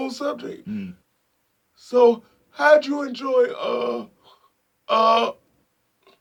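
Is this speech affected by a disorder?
Yes: spastic quadriplegic cerebral palsy.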